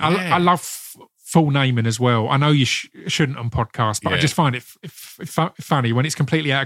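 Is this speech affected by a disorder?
Yes: stutter; worsened around GCSE years, parents tried speech therapist, then hypnotist for relaxation; stammer worsened in secondary school, prohibitive in places, hypnotist aimed at less stammering, less concern; here repeated sounds, prolonged sounds.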